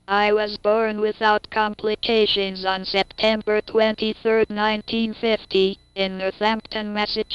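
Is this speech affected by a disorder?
Yes: cerebral palsy; cannot move limbs.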